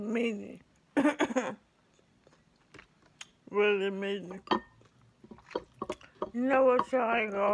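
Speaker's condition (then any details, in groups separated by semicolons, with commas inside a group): ALS; affects hands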